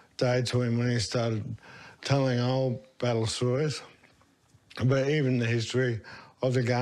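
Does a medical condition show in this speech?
Yes: motor neurone disease.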